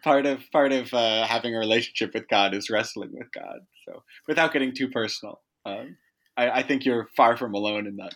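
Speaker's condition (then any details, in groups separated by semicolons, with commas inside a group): No condition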